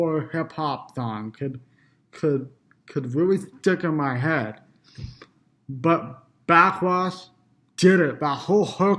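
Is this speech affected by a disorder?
Yes: cerebral palsy.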